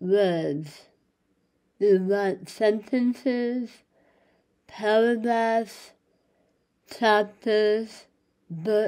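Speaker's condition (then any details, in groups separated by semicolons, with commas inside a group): Speech loss after cancer treatment; mute for months after surgery, speech therapy helped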